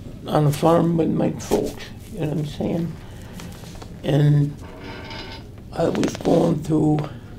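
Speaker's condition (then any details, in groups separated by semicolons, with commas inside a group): Traumatic brain injury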